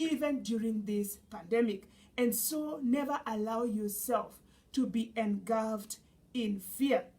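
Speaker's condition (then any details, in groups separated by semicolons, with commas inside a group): No condition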